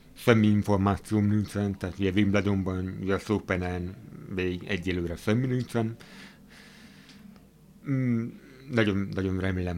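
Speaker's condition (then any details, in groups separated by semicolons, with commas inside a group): Hearing impairment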